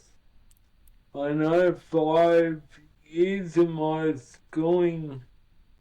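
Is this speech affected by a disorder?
Yes: cerebral palsy.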